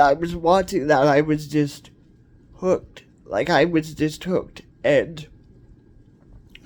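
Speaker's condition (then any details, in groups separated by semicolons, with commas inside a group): Cerebral palsy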